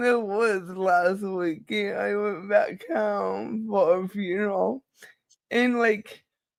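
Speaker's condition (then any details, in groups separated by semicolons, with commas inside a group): Cerebral palsy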